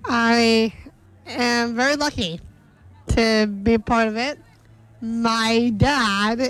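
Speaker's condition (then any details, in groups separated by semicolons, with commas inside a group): Down syndrome; intellectual disability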